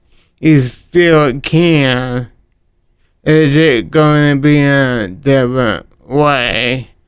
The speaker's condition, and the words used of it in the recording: Cerebral palsy. So walking, talking, stuff like that is affected.